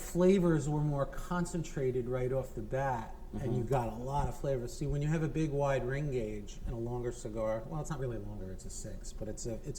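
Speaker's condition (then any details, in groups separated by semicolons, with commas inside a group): No condition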